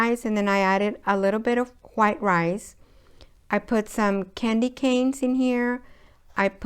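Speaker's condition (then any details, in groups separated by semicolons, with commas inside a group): No condition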